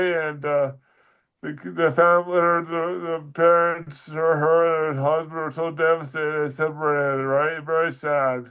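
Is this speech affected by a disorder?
Yes: dysarthria; weaker speech muscles.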